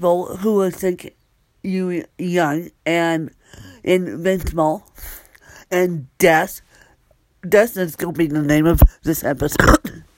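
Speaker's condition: Cerebral palsy; adult

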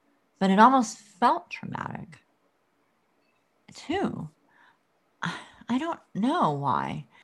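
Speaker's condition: Cleft lip and palate

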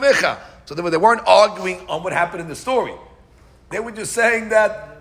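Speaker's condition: No condition

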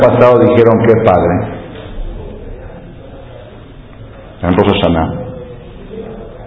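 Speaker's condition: No condition

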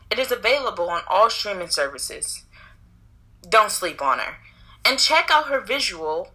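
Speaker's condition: No condition

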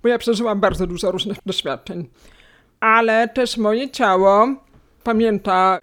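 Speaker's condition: Hearing loss, cochlear implant; external part

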